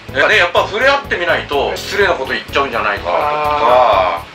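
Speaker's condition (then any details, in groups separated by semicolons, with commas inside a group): No condition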